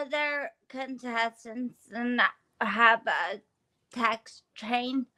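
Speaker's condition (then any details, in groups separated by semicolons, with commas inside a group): Brain injury from boulder; uses wheelchair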